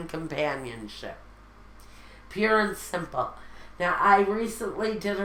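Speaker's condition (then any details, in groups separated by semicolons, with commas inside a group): No condition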